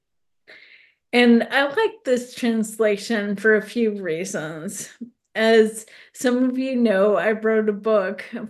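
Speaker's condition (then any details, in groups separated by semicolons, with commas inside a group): ALS; specialist-confirmed diagnosis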